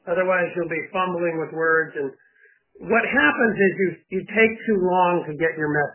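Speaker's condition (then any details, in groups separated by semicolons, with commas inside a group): No condition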